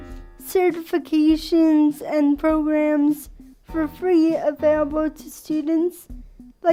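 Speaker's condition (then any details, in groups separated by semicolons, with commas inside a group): Cerebral palsy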